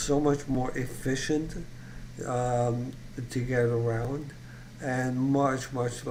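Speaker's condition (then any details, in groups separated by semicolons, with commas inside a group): ALS; voice still fairly strong, voice banked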